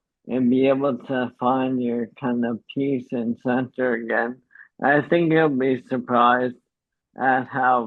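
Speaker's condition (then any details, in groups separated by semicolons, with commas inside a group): ALS; uses pre-recorded voice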